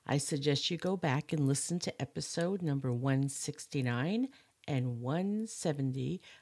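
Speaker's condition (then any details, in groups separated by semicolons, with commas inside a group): No condition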